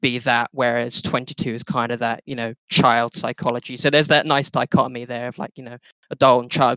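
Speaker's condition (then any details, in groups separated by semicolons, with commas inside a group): No condition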